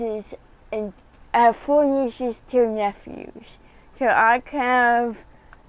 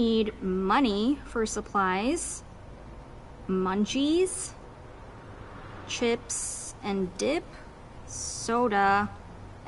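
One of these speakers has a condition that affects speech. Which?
The first: cerebral palsy.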